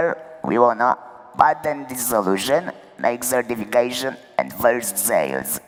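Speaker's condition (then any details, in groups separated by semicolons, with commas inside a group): Laryngectomy after laryngeal cancer; diagnosed 5 years ago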